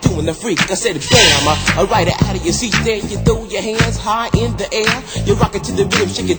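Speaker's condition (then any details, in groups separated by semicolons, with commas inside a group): No condition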